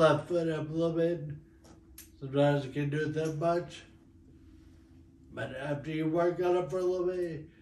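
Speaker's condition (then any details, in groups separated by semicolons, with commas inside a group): Friedreich's ataxia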